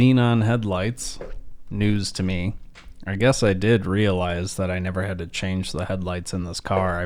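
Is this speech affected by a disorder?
No.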